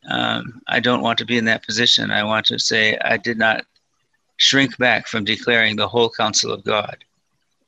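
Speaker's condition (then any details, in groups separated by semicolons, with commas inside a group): Parkinson's disease, mild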